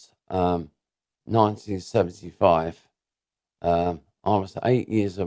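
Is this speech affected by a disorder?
Yes: cerebral palsy; diagnosed as baby.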